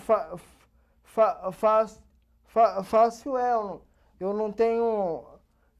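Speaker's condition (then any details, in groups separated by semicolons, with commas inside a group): Cerebral palsy; age 27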